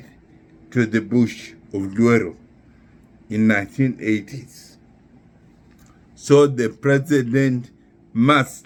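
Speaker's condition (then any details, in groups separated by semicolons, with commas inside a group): Neurological disease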